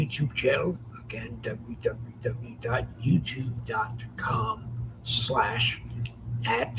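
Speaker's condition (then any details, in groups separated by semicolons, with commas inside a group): Lewy body dementia; Parkinson's-linked form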